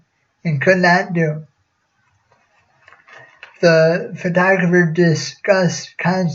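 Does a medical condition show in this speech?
Yes: cerebral palsy.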